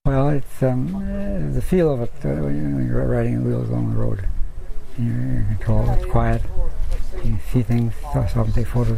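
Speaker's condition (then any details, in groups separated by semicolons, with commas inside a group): Parkinson's disease; diagnosed about 7 years earlier, progressive, affects balance, handwriting impaired; age about 81, switched from road bike to recumbent bike; speech really poor, difficulty talking, cycling said to help keep speech going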